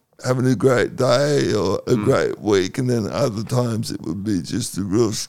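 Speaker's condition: Cerebral palsy; once cold stays cold

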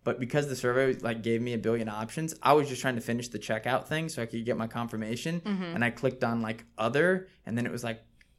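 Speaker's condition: No condition

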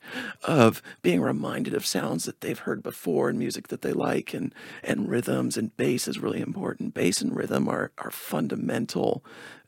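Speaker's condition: Spasmodic dysphonia; lower voice inconsistent

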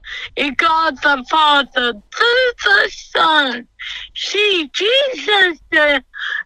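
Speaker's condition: Cerebral palsy; self-described as half-CP

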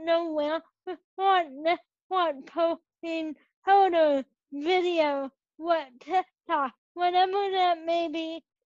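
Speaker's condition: Cerebral palsy; present from birth; age 21

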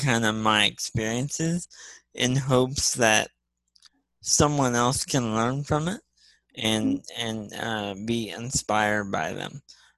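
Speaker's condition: Spastic cerebral palsy; physical and occupational therapy in childhood, multi-handicap class, once on 24 medications; off nearly all medications, smart drive wheelchair system with scroll wheel speed control

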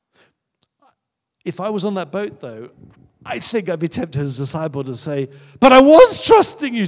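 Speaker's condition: No condition

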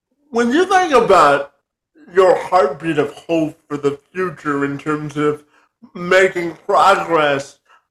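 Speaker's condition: Spastic quadriplegia cerebral palsy

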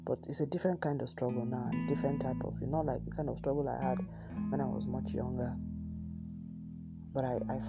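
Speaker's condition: No condition

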